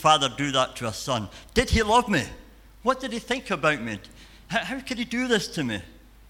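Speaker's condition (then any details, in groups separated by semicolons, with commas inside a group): Cleft palate and cleft lip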